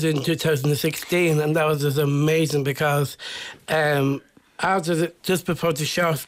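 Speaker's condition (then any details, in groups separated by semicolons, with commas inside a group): Down syndrome; then speech and drama training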